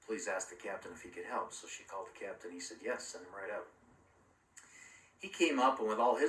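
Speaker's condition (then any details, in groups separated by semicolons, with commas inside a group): No condition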